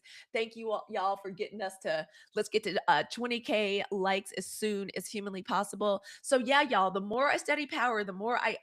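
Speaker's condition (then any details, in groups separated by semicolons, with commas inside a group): No condition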